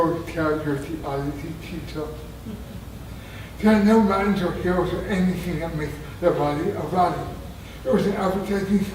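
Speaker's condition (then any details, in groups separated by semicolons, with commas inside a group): Traumatic brain injury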